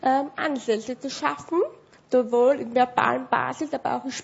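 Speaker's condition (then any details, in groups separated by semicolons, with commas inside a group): Severe hearing loss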